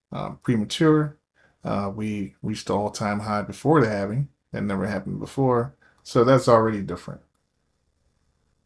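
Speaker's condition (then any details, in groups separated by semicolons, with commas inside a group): No condition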